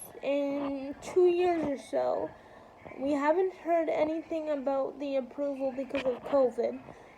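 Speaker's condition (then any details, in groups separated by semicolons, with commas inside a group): Cerebral palsy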